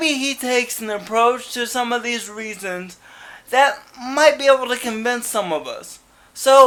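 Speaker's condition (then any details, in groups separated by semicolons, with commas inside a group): Cerebral palsy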